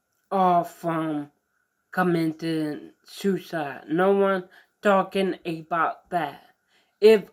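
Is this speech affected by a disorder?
Yes: mild cerebral palsy.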